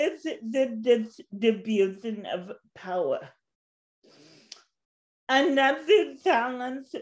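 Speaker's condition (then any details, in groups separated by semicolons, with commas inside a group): Cerebral palsy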